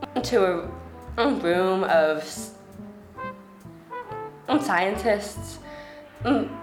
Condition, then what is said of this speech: Stuttering. No one has ever said outright that I'm not smart or that I don't sound smart because I stutter.